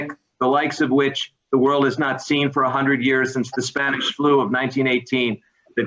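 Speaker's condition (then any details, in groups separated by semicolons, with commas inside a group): No condition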